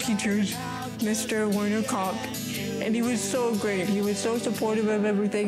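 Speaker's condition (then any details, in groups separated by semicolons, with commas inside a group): Cerebral palsy; from birth, legs and left arm, leg ligament-lengthening surgery; electric wheelchair, previously walker; some speech affected, childhood speech therapy, newborn breathing help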